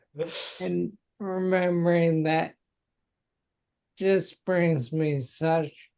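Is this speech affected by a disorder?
Yes: multiple sclerosis.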